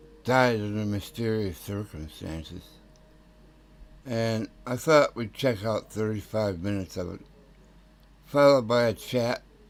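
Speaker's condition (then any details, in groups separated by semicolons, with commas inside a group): Tongue cancer; tongue tumor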